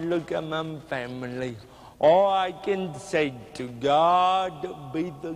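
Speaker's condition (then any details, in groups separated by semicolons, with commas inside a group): Cerebral palsy; speech hard to understand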